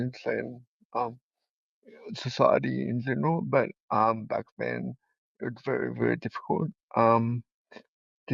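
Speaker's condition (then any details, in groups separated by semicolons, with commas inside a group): Cerebral palsy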